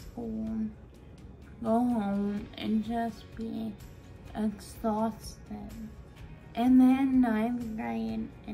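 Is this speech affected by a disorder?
Yes: Friedreich's ataxia.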